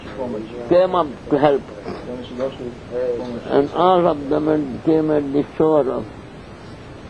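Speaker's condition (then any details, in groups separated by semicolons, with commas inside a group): Deafness; cannot hear audience questions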